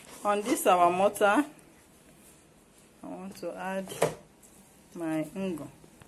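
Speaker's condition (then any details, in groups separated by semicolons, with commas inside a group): No condition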